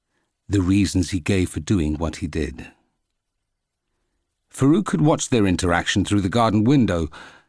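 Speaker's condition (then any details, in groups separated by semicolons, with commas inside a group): No condition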